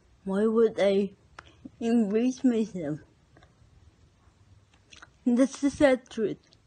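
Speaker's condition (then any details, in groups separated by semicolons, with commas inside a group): Cerebral palsy; speech noticeably affected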